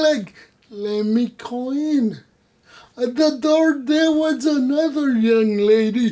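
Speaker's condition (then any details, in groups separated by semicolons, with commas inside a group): Cerebral palsy; voice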